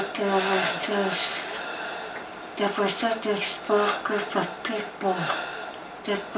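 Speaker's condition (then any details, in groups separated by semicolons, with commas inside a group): ALS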